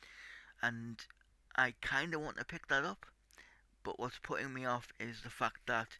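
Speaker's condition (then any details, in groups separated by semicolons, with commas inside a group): Cerebral palsy; tight muscles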